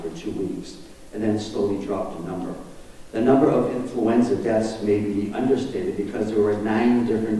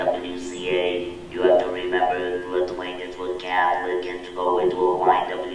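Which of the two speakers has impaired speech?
The second: laryngectomy; recent laryngectomy; voice tires easily.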